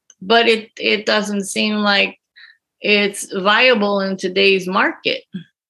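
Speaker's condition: No condition

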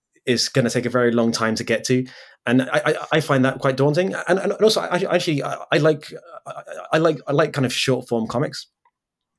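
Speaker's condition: Stutter; speech impediment; makes recording podcasts difficult, still runs own podcast; repeated sounds, repeated words

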